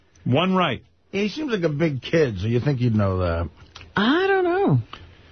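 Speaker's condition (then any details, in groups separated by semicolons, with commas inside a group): No condition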